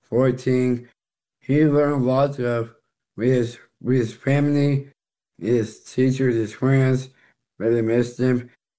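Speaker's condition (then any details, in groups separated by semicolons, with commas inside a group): Down syndrome; 14-year-old boy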